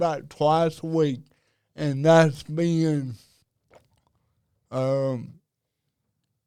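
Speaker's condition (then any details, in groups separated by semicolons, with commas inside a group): Cerebral palsy; diagnosed at about age two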